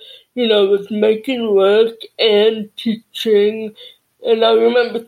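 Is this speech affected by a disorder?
Yes: cerebral palsy and deafness.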